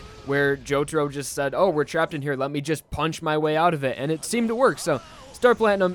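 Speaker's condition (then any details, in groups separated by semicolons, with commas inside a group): No condition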